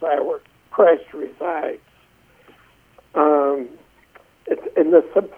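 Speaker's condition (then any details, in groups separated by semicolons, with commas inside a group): Essential tremor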